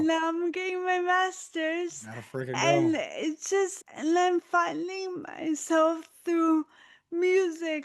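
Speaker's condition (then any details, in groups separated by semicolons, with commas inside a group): Autoimmune disease, spinal cord injury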